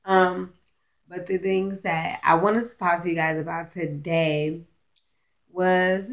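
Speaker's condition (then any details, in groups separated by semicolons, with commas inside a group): Cerebral palsy, spastic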